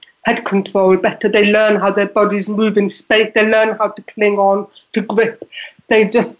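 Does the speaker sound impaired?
Yes: deafness; deafness audible in voice.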